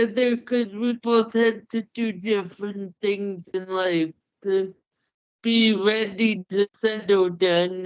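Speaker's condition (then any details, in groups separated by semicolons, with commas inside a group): Cerebral palsy; hamstring treatment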